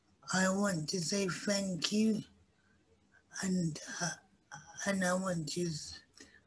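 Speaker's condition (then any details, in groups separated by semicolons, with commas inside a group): Cerebral palsy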